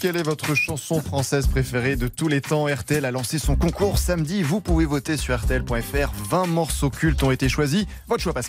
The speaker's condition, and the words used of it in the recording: None; typical speech.